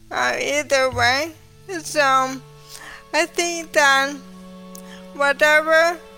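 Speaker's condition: ALS; quickly progressed to walking with cane

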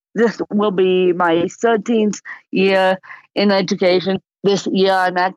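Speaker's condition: Cerebral palsy, moderate; can talk

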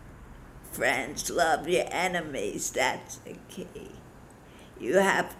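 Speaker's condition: Parkinson's disease; followed own path

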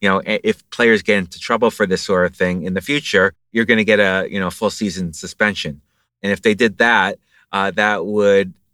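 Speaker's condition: No condition

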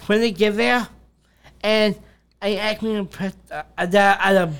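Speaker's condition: Down syndrome; two holes in heart, open heart surgery as a baby; trouble talking when young, used a voice device

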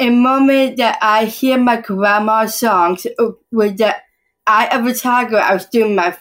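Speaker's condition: Down syndrome; congenital, hypotonia at birth, diagnosed hours after birth, high marker on alpha fetoprotein test at 16 weeks; short ungrammatical phrases, asks mother what to say, mother Sandy prompts answer

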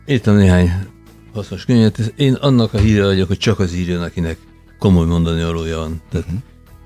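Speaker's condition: Parkinson's disease

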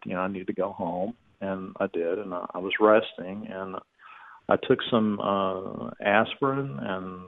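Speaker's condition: No condition

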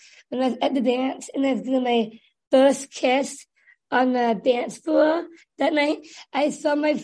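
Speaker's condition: Down syndrome; developmental disability from birth

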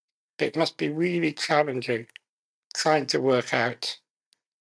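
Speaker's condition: Muscular dystrophy; very slowly progressive muscular dystrophy, severe physical disability, relies on voice control of devices; can just about speak, effortful enunciation, limited breath, uses fewest words to conserve breath

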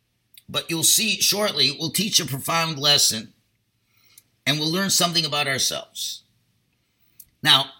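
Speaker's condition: No condition

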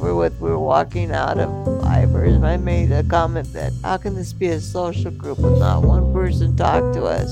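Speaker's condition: Multiple system atrophy; bedbound since shortly after Christmas, about four years since onset, planning medical aid in dying

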